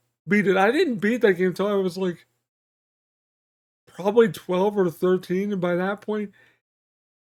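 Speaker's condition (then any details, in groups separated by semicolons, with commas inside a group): Cerebral palsy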